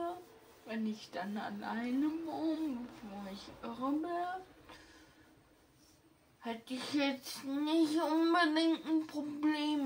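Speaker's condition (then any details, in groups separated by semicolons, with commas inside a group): Ataxia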